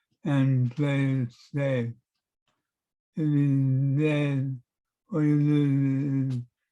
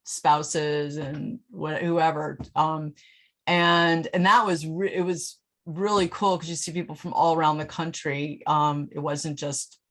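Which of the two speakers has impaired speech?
The first: Parkinson's; affects handwriting; speech therapy for past couple months.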